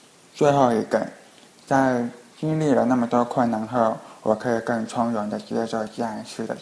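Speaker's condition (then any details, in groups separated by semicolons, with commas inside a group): Hearing impairment; gets interrupted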